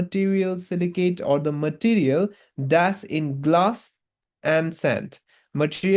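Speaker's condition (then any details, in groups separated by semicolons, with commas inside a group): No condition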